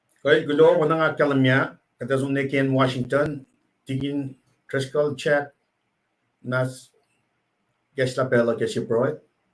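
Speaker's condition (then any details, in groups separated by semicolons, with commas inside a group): No condition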